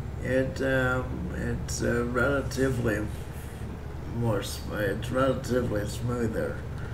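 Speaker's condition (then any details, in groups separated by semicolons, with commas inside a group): Cerebral palsy; breathing fine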